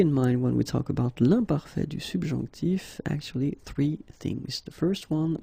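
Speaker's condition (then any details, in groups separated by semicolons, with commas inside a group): No condition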